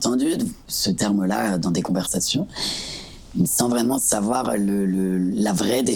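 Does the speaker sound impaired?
Yes: partial laryngectomy; normal voice for 22 years before surgery; speaks with new voice after partial laryngectomy; very hoarse voice after surgery, new voice replaced normal one.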